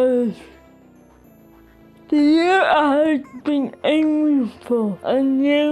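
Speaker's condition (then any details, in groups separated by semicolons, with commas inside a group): Cerebral palsy; severe physical impairment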